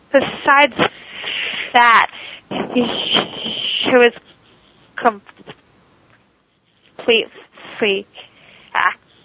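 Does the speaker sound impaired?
Yes: stuttering; very severe third grade, worse high school, speakeasy from Dr. John Haskell, speech therapy helped core; moderate, occasional speakeasy in-ear delayed auditory feedback device, not worn on show; device cuts stuttering about 95%, still stutters at sentence onset, worse around unfamiliar people, sometimes avoids talking; here prolonged sounds, blocks.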